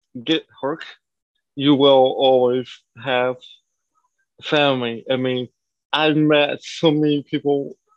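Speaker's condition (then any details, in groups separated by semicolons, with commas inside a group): Cerebral palsy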